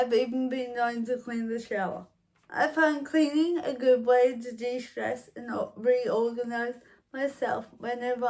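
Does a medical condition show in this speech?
Yes: cerebral palsy, mild.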